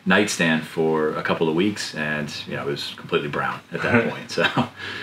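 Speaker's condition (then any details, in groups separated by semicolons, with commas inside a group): No condition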